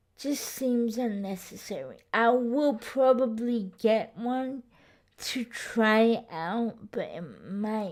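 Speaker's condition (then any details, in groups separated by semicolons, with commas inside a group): Cerebral palsy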